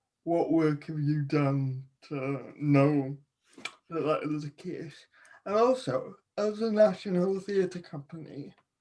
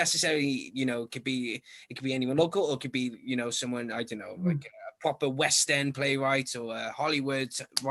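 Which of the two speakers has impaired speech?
The first: cerebral palsy; predicted would not talk, childhood speech disordered, deemed unable to speak.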